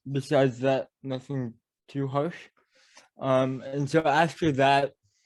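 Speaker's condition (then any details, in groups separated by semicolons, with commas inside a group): Cerebral palsy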